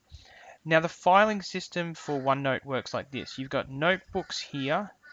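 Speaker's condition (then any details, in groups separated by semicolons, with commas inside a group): No condition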